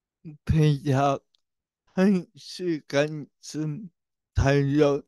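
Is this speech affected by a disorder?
Yes: brain lesion disability.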